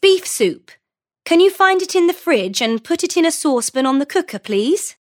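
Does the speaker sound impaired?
No.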